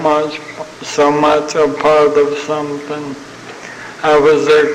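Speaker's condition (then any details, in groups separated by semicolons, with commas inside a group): ALS (Lou Gehrig's disease); uses wheelchair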